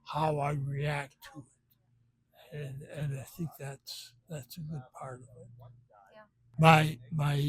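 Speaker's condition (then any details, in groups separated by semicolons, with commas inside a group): Benign essential tremor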